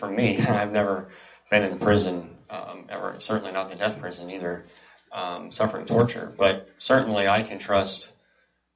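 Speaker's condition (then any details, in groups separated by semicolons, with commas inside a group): Cleft palate and cleft lip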